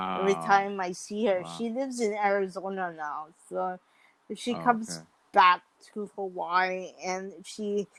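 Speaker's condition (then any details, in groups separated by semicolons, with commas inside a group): Mild cerebral palsy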